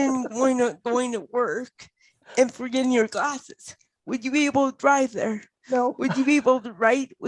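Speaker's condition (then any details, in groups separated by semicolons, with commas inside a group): Cerebral palsy; mainly fine motor and speech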